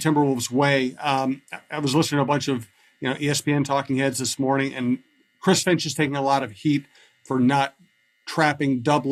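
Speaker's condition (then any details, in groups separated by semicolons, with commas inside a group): No condition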